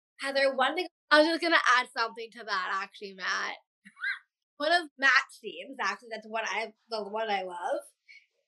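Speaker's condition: Down syndrome; past speech therapy

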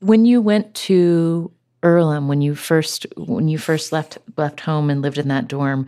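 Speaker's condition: No condition

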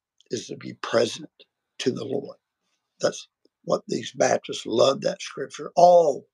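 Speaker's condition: Vocal cord surgery; multiple vocal cord surgeries

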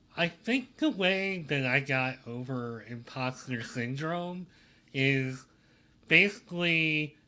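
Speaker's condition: Cleft lip and palate; congenital cleft lip and palate, part of a rare syndrome with other issues

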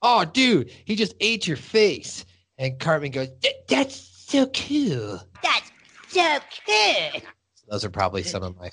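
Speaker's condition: No condition

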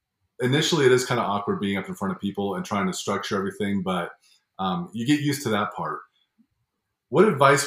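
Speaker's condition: No condition

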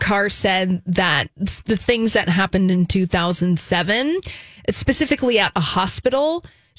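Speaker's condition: No condition

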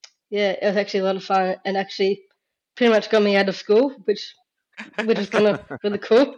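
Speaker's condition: Down syndrome

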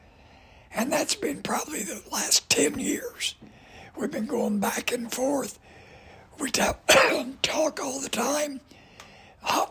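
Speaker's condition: Voice damage from cancer; ongoing cancer fight

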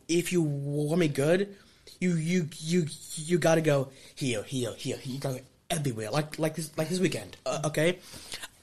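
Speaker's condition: Stutter; stutter since childhood, speech therapist in school; still has a stutter; no stuttering when performing in wrestling ring; repeated words, prolonged sounds

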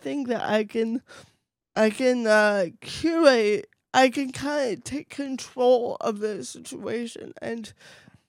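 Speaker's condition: Cerebral palsy, mild; voice affected

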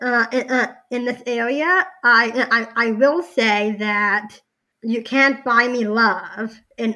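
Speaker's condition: Down syndrome

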